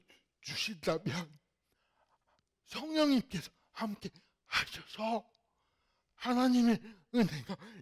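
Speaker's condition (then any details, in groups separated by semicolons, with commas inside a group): Cerebral palsy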